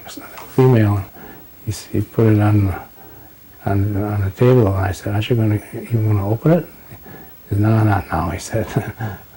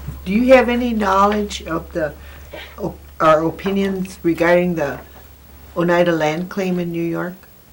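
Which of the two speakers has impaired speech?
The first: Parkinson's disease; slowed down, on medication.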